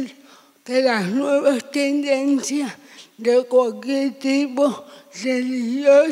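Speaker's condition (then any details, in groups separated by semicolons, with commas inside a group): Severe cerebral palsy; severe, from birth, seven years bedridden; walks after dance therapy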